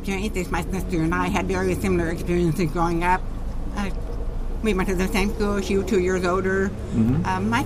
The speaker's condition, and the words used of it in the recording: Deafness. But I heard okay at the time that I was learning speech and language, but my voice will always be different.